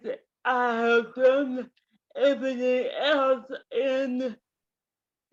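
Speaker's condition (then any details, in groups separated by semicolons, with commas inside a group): Cerebral palsy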